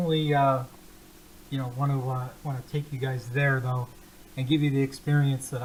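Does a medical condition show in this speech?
No.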